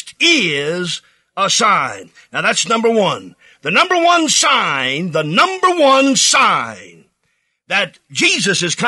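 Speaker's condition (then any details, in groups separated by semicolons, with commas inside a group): No condition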